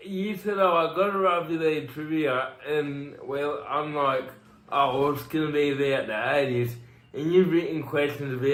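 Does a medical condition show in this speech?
Yes: cerebral palsy; from birth, tight muscles.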